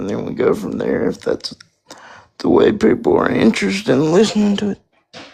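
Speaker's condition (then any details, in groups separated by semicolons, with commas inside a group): Spastic quadriplegic cerebral palsy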